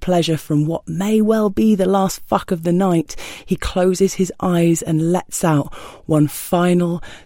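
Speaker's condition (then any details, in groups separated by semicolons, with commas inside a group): No condition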